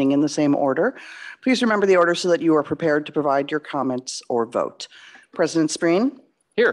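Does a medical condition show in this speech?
No.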